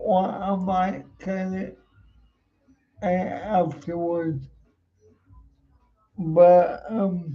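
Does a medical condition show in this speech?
Yes: cerebral palsy; speech noticeably affected.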